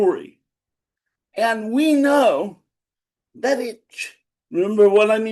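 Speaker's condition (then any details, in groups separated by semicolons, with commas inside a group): Cerebral palsy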